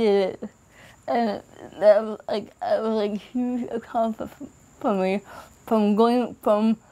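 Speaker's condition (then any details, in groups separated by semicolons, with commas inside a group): Cerebral palsy; from birth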